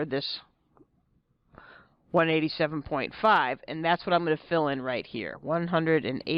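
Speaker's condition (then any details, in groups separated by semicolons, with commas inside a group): No condition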